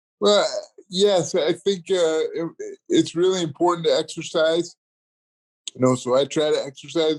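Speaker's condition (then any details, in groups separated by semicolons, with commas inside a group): Cerebral palsy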